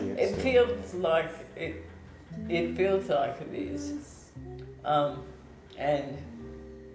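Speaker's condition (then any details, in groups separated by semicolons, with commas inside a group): ALS/MND; onset foot drop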